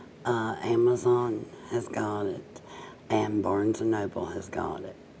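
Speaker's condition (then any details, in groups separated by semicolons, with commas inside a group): Cerebral palsy, mild; cerebral palsy from birth, physical form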